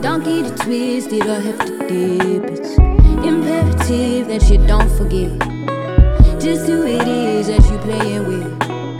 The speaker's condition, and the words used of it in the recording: No condition.